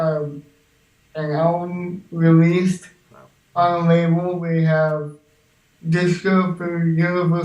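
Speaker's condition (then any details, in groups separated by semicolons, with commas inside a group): Cerebral palsy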